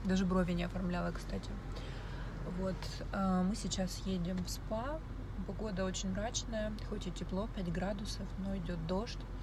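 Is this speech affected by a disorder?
No.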